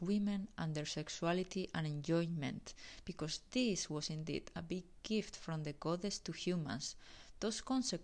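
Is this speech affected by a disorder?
No.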